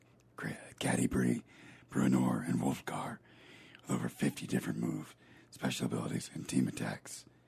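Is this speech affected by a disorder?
Yes: paralyzed vocal cord; Non-Hodgkin lymphoma behind tonsil, tonsil removed, few months of chemotherapy; cancer-free after few months of chemotherapy, voice changed; says sounds like Batman.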